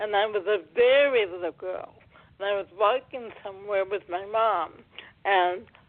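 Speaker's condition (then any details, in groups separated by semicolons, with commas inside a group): Cerebral palsy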